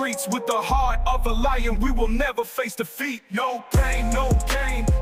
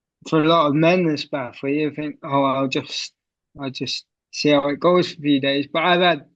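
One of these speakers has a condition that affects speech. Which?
The second: cerebral palsy; wheelchair since age six, childhood surgery; tight painful hip flexors after recent surgery.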